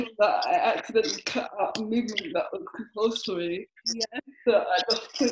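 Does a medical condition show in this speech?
Yes: cerebral palsy.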